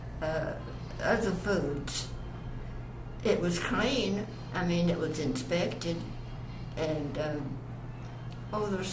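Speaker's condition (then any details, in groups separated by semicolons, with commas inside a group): Parkinson's; long-standing, onset many years earlier; finishing speech therapy; swallowing affected, low volume, mumbling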